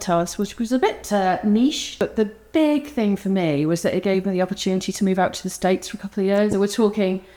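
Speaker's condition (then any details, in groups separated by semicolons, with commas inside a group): No condition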